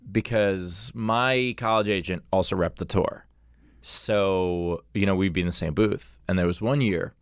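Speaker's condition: No condition

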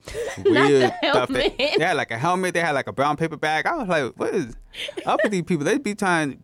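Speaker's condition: Profound hearing loss, acquired, gentamicin-induced; had speech therapy because of hearing loss

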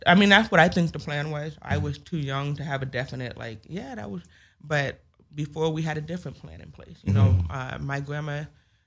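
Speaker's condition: Hearing loss with speech impediment; can hear

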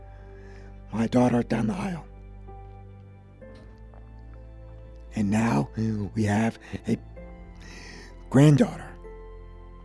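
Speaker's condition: Vocal cord damage; right side and arm weak

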